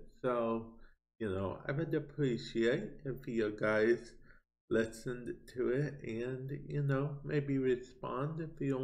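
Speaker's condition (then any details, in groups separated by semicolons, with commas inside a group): Cerebral palsy; affects speech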